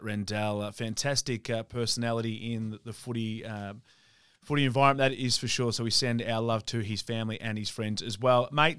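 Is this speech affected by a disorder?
No.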